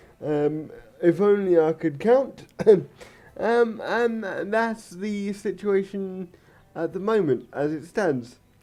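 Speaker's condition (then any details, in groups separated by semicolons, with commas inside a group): Cerebral palsy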